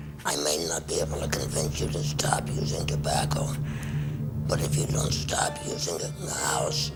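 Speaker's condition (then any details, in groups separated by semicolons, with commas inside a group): Laryngectomy; total laryngectomy, smoking-related larynx tumor, neck stoma; more than 20 years after surgery; quiet voice, speaks without vocal cords, breathes through stoma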